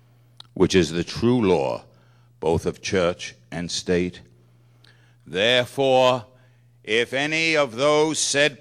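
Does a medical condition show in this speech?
No.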